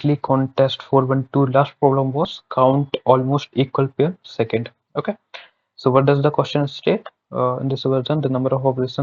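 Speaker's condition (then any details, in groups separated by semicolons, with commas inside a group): No condition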